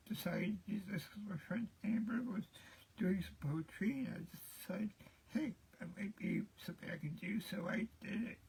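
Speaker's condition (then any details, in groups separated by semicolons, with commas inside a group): Cerebral palsy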